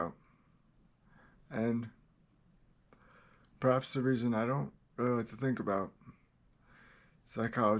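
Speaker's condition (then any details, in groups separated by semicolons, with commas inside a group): Cerebral palsy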